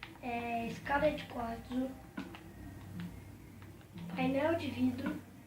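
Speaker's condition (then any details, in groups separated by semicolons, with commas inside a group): No condition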